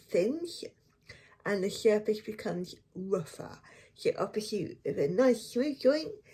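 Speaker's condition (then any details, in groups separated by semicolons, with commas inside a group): Cerebral palsy; affects one foot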